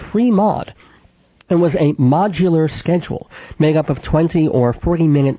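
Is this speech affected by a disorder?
Yes: cleft palate with lisp, mild; congenital cleft palate and cleft lip, could not nurse, infant operations, braces 10 years, therapy with Mrs. Adler; mild residual lisp, sibilant s, voice not especially nasal, childhood consonants formed via sinuses, back of throat.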